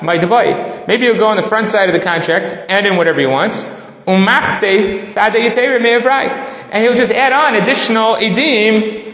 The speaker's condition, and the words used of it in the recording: No condition.